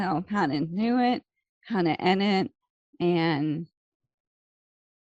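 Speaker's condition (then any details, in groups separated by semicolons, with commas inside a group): ALS; slow progressing form; about 17 years since diagnosis, relatively mildly affected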